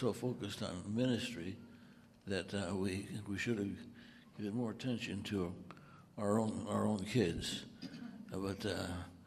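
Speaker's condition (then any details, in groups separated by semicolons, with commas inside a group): Parkinson's; over 14 years since onset; wife Liz is chauffeur and lifeline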